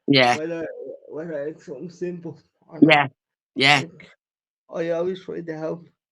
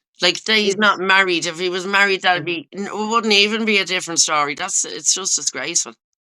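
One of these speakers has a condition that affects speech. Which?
The first: cerebral palsy; wheelchair user since childhood.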